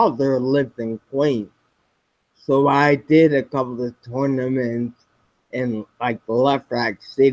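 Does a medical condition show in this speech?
Yes: spinocerebellar ataxia type 7, SCA7; speech.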